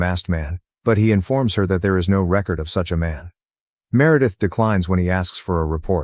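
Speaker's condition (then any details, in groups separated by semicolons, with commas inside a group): No condition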